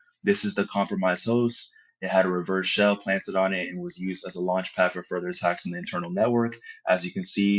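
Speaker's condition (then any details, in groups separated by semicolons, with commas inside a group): No condition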